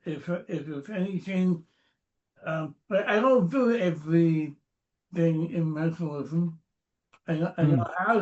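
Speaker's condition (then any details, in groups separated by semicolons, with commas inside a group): Cerebral palsy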